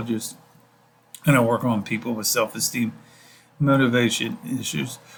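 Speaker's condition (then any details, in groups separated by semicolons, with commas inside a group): No condition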